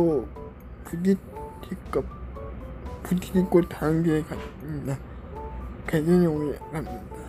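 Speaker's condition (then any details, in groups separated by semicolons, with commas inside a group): Cerebral palsy; brain lesion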